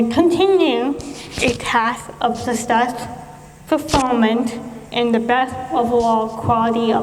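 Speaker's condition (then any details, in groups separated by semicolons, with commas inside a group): Cerebral palsy; speech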